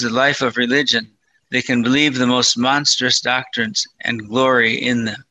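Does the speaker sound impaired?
Yes: Parkinson's disease, mild.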